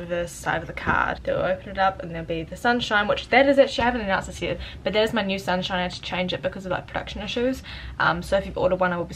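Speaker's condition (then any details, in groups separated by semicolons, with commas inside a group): No condition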